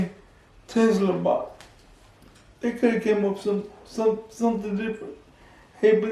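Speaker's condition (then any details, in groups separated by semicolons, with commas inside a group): Cerebral palsy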